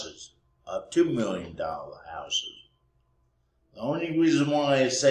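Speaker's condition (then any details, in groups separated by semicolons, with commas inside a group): Cerebral palsy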